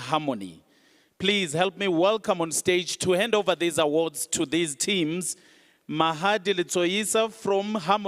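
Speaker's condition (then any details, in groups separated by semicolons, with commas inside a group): No condition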